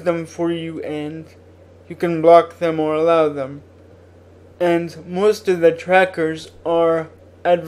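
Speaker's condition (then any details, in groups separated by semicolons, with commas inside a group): Cerebral palsy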